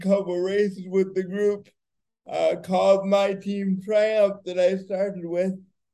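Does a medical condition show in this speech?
Yes: cerebral palsy; wheelchair user, races with my team triumph.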